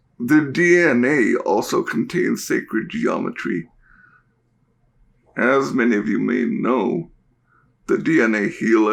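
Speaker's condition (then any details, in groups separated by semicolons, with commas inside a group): Cerebral palsy; diagnosed at birth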